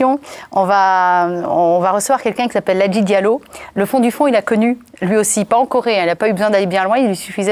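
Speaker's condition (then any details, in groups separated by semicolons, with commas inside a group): No condition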